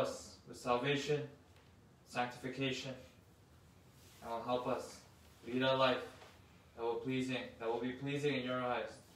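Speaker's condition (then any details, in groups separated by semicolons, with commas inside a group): No condition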